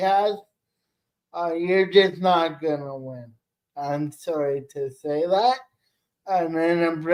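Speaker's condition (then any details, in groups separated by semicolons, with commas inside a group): Cerebral palsy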